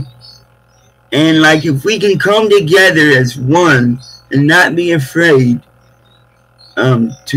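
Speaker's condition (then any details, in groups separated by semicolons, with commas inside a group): Cerebral palsy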